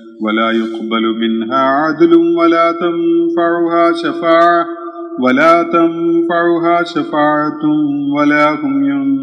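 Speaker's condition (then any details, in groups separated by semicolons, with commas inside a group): No condition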